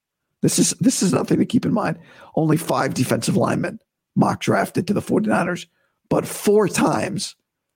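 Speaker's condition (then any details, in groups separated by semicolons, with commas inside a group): Vocal cord surgery recovery; voice still sounds bad to new listeners, best in two weeks, talking painless, not yet back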